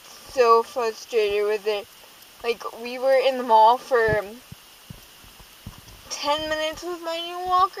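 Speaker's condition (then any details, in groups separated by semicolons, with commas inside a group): Cerebral palsy, dystonic hemiplegia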